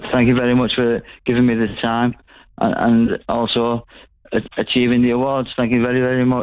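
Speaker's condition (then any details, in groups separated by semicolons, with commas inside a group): Parkinson's disease; diagnosed 2013, initial denial, attends rocksteady boxing exercise and voice activation sessions; slowed movements and hand tremor while talking; word-finding difficulty during this talk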